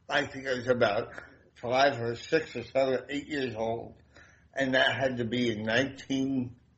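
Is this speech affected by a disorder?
Yes: damaged voice box; at least 25 years ago.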